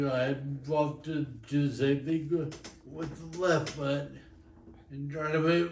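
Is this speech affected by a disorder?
Yes: Friedreich's ataxia.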